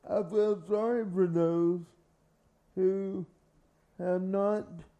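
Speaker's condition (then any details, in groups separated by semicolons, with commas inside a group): Cerebral palsy; from birth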